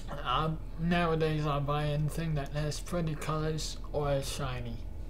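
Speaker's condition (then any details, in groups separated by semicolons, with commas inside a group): Cerebral palsy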